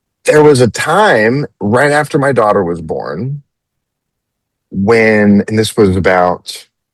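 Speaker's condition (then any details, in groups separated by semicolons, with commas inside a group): No condition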